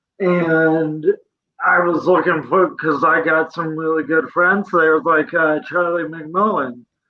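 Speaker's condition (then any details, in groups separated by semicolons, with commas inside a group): Cerebral palsy; present from birth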